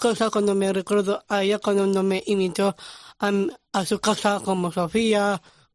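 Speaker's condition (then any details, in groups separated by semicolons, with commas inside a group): Down syndrome; age 19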